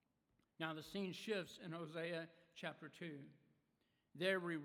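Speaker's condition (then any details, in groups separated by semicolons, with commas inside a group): No condition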